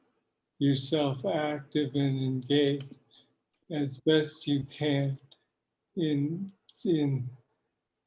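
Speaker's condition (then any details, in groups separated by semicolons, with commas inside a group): Parkinson's disease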